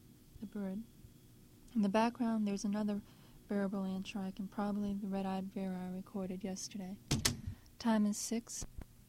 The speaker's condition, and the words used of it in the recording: None; typical speech.